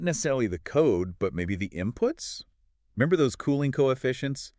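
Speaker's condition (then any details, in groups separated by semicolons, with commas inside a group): No condition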